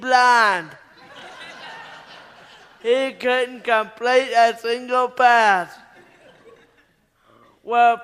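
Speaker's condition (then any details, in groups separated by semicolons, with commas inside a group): Cerebral palsy; three botox shots every 3 months at Vanderbilt relax arm muscles, allow straightening arm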